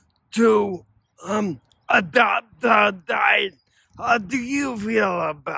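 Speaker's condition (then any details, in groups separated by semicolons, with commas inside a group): Ataxia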